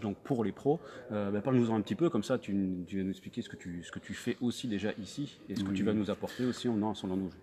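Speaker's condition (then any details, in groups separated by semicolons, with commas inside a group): No condition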